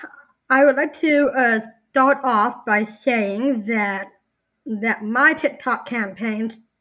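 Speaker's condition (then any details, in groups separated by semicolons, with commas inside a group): Down syndrome; congenital, since birth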